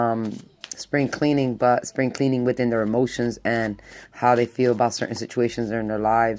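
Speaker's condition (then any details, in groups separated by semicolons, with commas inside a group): No condition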